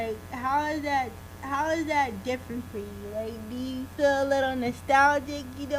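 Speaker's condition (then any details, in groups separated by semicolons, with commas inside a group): Cerebral palsy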